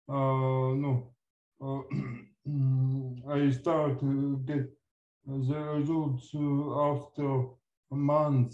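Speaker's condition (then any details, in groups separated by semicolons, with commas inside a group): Cerebral palsy; from birth; supplements instead of conventional medication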